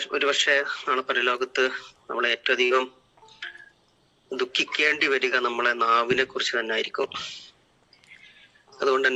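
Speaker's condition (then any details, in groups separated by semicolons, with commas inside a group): No condition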